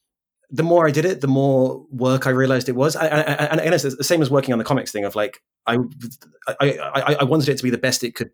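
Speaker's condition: Stutter; disfluent moment noted during this recording; repeated sounds, repeated words

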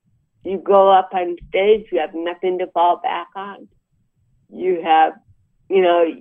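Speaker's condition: Cerebral palsy; about 63 years old

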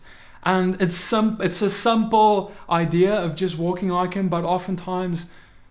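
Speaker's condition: No condition

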